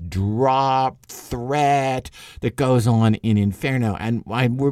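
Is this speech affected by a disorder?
No.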